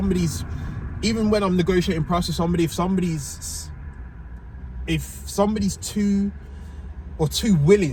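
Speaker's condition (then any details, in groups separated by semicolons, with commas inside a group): No condition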